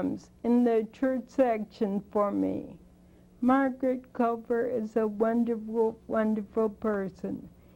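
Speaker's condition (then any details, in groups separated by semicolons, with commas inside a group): Spinocerebellar degeneration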